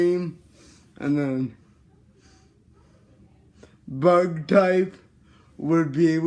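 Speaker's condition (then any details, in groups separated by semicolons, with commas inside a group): Cerebral palsy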